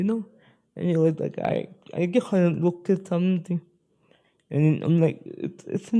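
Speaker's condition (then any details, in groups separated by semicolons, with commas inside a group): Spastic cerebral palsy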